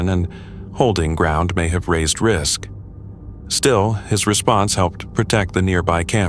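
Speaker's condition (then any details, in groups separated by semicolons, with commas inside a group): No condition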